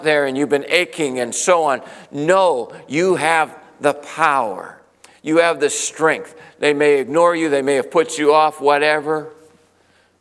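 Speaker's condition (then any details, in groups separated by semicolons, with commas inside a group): No condition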